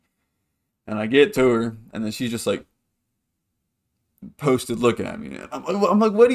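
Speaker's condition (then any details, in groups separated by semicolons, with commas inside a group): No condition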